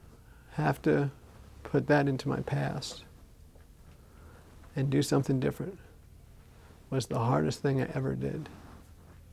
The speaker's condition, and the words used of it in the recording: Parkinson's disease. Actually found that if I drink ice water, it kills my vocal cords.